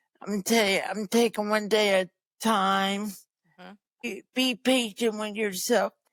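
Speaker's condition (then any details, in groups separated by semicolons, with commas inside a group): Cerebral palsy; birth injury, left hand stronger than right; types with one hand, voice-activated texting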